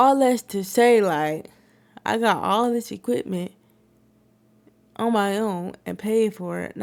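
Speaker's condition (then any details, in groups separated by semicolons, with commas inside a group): Cerebral palsy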